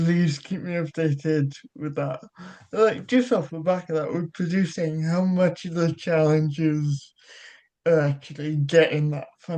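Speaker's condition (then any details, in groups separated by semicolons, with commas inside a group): Cerebral palsy; childhood surgery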